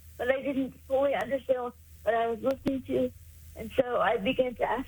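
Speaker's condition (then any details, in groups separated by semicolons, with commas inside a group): Cerebral palsy; congenital, born about 3 months early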